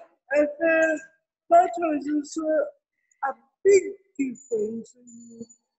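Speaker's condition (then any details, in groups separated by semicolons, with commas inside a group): Cerebral palsy; incubator for weeks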